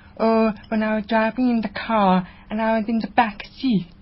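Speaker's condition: Profound hearing loss; congenital, no family history, diagnosed at 9 months, cochlear implant at Tigerberg unit in early 20s; age 50, uses cochlear implant, hears high speech frequencies, ongoing therapy with audiologist Jenny Perrold; learned to speak through extensive speech therapy with parent and speech therapist after diagnosis

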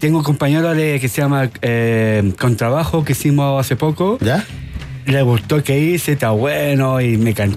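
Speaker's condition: Down syndrome

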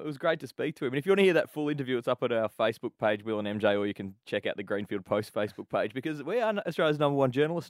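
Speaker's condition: No condition

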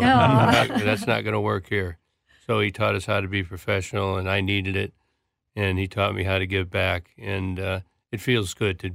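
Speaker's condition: Parkinson's disease; learned voice correction in Big and Loud therapy

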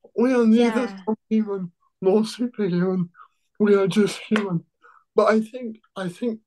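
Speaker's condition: Cerebral palsy

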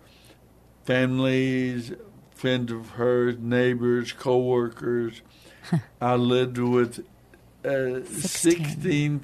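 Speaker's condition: Hemorrhagic stroke, hemorrhagic, basal ganglia

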